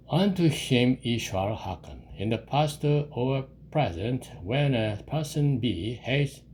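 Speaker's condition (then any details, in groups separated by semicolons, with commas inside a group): No condition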